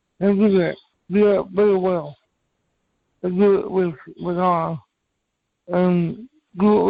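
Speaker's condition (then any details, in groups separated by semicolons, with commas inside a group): Cerebral palsy; from birth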